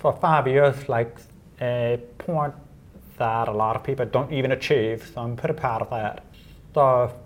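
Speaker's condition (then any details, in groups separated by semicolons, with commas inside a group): Deafness; unable to make phone calls unaided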